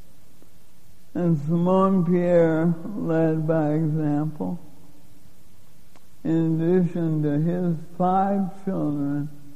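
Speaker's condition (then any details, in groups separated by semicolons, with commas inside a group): Lou Gehrig's disease; given 3 to 5 years to live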